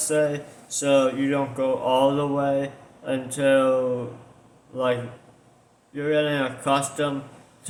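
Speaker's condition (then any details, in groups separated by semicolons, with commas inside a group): Tongue cancer surgery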